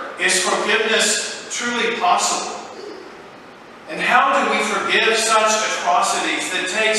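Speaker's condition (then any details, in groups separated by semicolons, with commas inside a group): No condition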